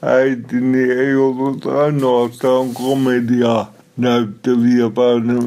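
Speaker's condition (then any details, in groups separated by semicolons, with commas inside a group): Cerebral palsy; somewhat unclear, self-described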